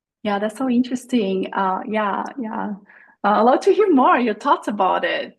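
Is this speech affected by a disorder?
No.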